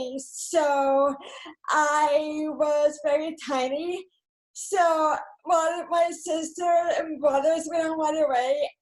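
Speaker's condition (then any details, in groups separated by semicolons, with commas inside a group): Cerebral palsy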